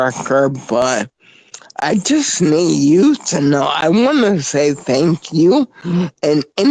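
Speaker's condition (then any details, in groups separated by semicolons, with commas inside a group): Spinocerebellar ataxia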